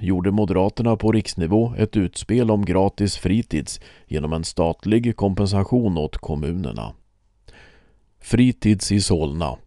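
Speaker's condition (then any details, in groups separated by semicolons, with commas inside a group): No condition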